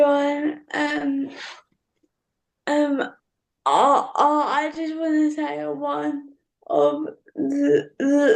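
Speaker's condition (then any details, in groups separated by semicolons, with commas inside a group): Cerebral palsy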